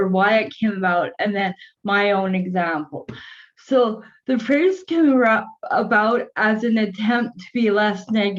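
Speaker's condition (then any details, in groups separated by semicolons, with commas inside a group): Cerebral palsy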